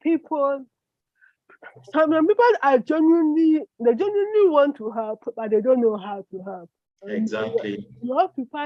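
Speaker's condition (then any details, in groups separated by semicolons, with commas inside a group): Cerebral palsy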